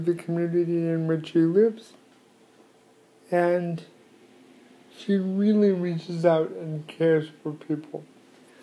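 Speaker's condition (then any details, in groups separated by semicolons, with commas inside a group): Cerebral palsy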